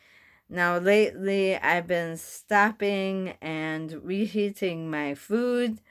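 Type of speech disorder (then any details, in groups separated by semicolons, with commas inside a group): Bulbar dysarthria; bulbar onset ALS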